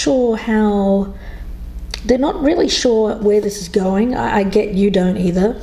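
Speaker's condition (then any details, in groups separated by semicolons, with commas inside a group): No condition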